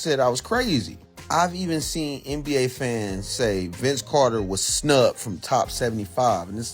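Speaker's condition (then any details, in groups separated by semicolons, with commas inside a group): No condition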